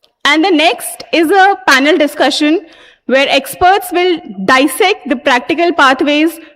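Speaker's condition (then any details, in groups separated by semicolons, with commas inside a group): No condition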